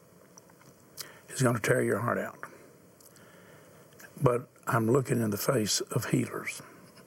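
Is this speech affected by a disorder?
No.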